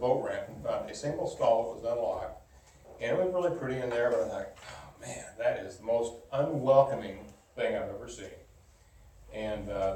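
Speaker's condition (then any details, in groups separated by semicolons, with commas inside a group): No condition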